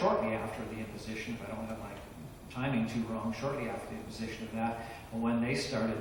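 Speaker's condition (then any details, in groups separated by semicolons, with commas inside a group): No condition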